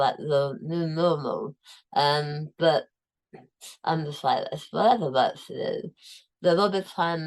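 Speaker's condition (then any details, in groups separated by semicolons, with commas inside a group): Tongue cancer, tongue removed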